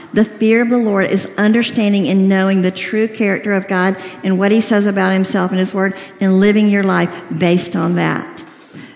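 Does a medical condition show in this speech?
Yes: cleft lip and palate; congenital, severe, round-the-clock feeding in infancy, surgery once birth weight reached to enable eating and talking.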